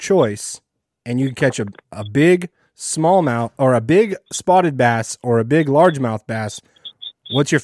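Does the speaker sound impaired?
No.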